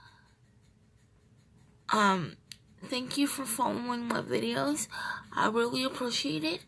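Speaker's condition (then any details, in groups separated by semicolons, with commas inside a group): Cerebral palsy, triplegia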